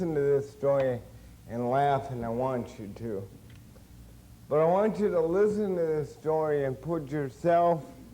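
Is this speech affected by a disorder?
Yes: cerebral palsy; since birth.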